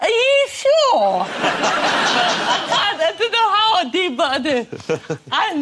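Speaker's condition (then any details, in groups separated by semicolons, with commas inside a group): Cerebral palsy; since childhood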